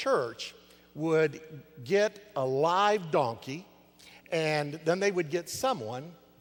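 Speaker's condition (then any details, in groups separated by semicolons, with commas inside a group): No condition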